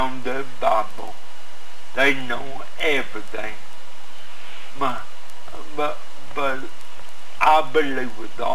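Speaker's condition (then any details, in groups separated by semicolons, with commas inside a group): Cerebral palsy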